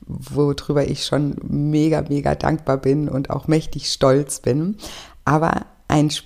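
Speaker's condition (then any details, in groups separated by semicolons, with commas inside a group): No condition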